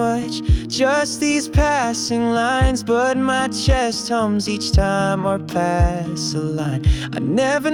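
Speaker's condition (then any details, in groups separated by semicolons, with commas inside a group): No condition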